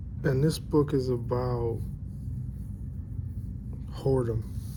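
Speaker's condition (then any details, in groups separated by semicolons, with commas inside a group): No condition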